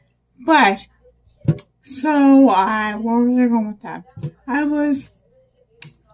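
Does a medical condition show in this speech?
Yes: brain injury.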